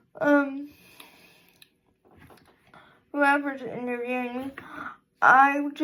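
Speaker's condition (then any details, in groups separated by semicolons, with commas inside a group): Cerebral palsy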